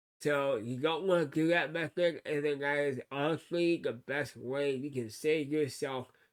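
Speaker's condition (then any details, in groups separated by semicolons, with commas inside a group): Cerebral palsy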